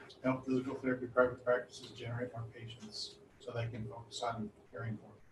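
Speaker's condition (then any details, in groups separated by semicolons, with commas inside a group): No condition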